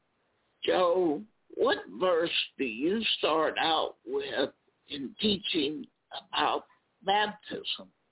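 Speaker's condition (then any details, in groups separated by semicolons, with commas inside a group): Spasmodic dysphonia; recent Botox injections into vocal cords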